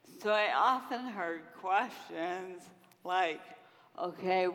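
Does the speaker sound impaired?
Yes: Friedreich's ataxia; onset in 20s after severe illness, diagnosed at University of Michigan, progressive, staggering gait, lost walking, no treatment; over two decades since onset, uses wheelchair, service dog.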